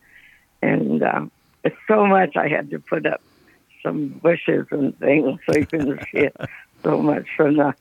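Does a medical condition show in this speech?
Yes: Parkinson's; recent onset.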